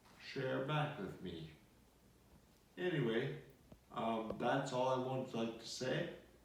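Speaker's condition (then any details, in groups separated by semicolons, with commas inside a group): Multiple sclerosis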